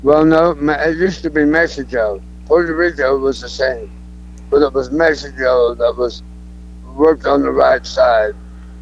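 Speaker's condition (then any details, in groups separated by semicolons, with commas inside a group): Throat cancer; cancer survivor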